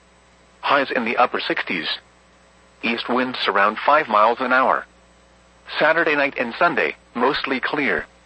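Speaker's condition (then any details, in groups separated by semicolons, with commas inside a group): No condition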